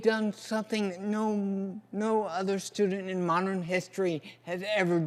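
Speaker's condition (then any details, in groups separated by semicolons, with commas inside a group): Cerebral palsy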